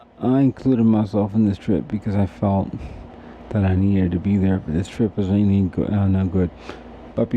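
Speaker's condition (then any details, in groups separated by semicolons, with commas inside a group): Cerebral palsy; difficulty eating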